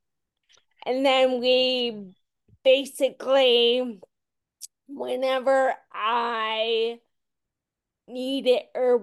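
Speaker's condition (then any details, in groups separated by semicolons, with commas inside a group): Friedreich's ataxia; voice worsened, cadence and slurring getting worse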